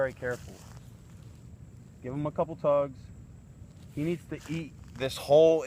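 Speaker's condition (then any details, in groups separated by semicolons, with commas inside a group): No condition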